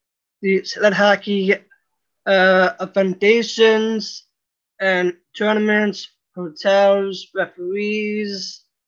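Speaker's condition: Down syndrome; 36-year-old man, from birth

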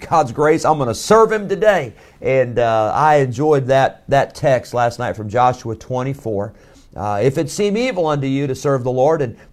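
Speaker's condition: No condition

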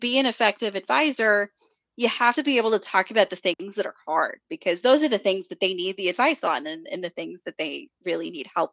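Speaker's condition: No condition

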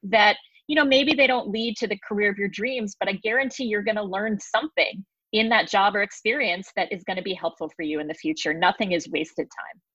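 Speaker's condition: No condition

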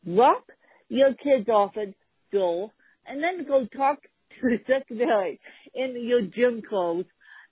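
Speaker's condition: Cerebral palsy; foot surgery

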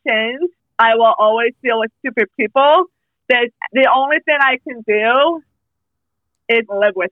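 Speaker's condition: Hearing loss, speech impediment, mild; hearing impairment since birth, relies on lip reading, not deaf, needs clear masks and subtitles; little bit of a speech impediment, speaks better than in childhood; voice sounds different, had intensive speech therapy

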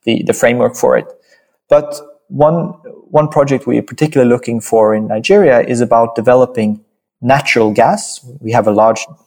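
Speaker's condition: No condition

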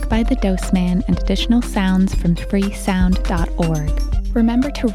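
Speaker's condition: No condition

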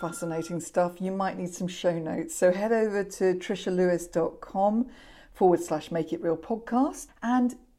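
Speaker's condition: No condition

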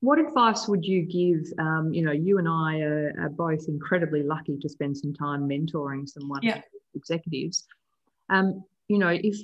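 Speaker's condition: No condition

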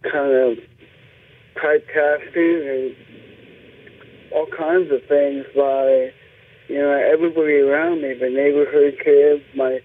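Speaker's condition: Cerebral palsy; speech impediment while growing up

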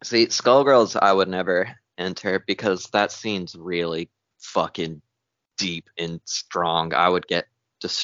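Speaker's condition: No condition

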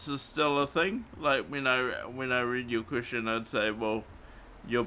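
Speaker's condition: Cerebral palsy; morphine not allowed after it

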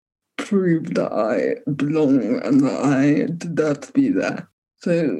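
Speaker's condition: Cerebral palsy; affects arm and leg movement

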